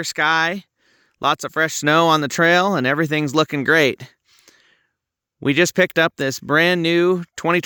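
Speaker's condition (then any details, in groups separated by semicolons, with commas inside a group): No condition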